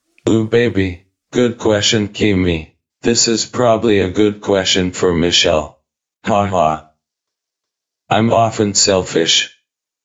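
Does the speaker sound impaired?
Yes: ALS, through a speech-generating device; cannot speak, eye-activated synthetic voice built from voice banking, types replies, silences while typing.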